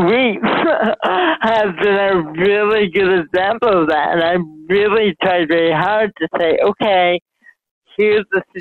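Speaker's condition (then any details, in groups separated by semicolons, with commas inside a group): Mild cerebral palsy; speech affected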